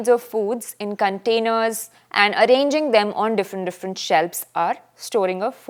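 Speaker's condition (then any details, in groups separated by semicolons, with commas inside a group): No condition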